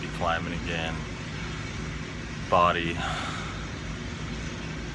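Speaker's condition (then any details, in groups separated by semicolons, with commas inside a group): No condition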